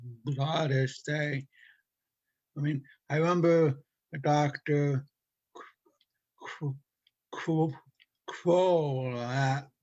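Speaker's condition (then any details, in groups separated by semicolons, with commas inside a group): Stutter from brain injury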